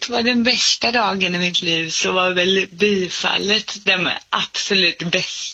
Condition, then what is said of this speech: Cerebral palsy. Jag går och jag står, men hela jag är ju lite påverkad, talet är lite påverkat, jag har lite sämre balans.